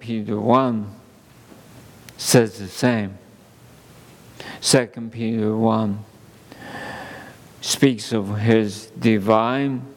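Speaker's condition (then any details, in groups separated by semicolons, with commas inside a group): ALS; seeing doctors for multiple organic issues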